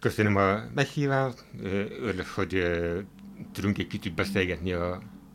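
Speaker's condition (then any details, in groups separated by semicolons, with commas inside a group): Hard of hearing; hearing aid mentioned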